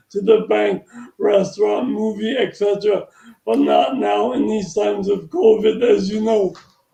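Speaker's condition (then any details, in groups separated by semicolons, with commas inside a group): Traumatic brain injury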